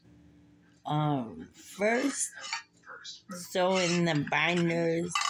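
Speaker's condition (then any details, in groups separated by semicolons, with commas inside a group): Muscular dystrophy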